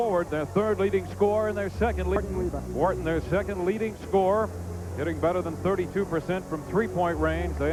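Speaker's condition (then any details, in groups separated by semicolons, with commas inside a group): No condition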